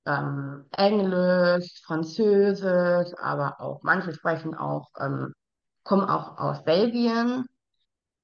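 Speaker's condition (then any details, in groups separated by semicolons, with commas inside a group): Down syndrome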